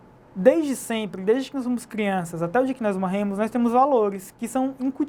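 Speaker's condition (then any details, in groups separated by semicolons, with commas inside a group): No condition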